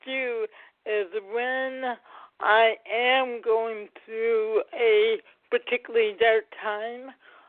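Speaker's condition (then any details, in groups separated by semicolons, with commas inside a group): Cerebral palsy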